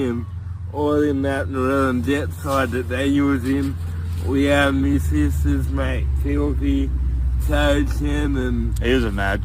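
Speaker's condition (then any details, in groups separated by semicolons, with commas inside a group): Cerebral palsy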